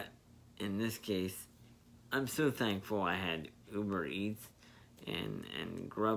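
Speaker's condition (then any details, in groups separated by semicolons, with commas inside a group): Spastic diplegia cerebral palsy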